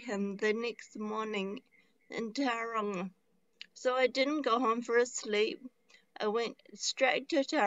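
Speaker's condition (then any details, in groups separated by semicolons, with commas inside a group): Traumatic brain injury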